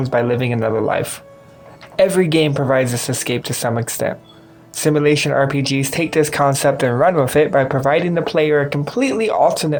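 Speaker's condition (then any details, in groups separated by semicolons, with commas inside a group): No condition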